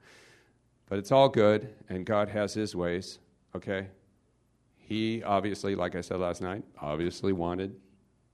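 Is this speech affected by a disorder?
No.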